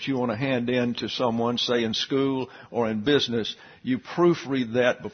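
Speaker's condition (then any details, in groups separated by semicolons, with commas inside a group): No condition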